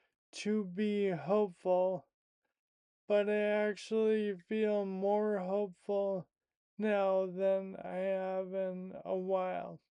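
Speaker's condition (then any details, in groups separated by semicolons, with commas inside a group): Primary lateral sclerosis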